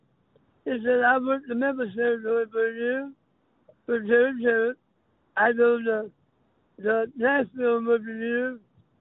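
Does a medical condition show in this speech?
Yes: throat cancer; throat cancer survivor, voice box kept, no hole in throat, lasting impact on throat and speech; speech impediment, may be hard to understand, sometimes chokes up while speaking; sounds like a very unique accent.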